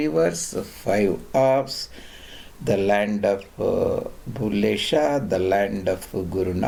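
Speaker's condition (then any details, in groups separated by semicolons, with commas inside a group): No condition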